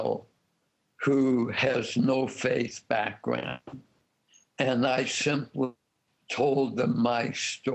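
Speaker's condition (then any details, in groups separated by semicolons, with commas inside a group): ALS; degenerative; losing voice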